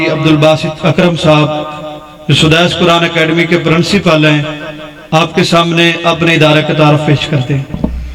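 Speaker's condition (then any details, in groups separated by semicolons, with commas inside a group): No condition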